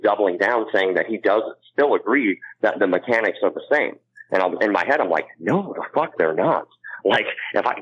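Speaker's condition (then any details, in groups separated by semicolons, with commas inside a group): Cleft palate; congenital cleft palate, mouth, ear, nose and throat structure differ from most people, cannot blow up balloon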